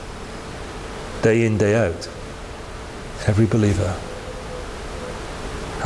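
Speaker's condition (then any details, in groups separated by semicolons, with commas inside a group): No condition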